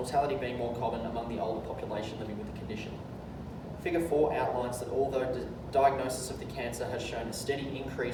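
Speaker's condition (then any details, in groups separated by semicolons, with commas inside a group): No condition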